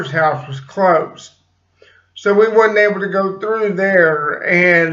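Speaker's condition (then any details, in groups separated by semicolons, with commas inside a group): Cerebral palsy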